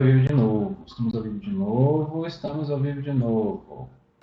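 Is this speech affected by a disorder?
No.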